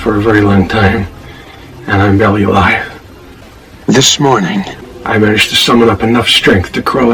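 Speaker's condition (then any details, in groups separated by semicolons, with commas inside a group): No condition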